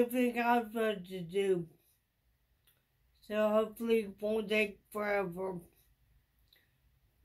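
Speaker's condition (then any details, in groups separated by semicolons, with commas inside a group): Traumatic brain injury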